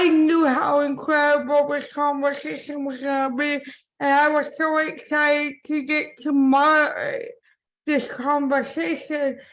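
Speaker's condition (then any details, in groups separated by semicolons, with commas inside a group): Cerebral palsy; from birth; impaired speech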